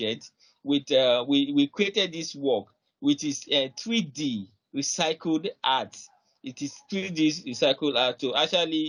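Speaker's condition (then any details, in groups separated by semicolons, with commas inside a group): No condition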